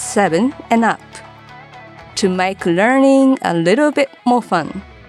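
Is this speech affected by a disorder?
No.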